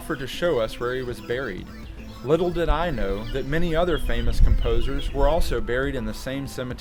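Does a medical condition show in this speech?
No.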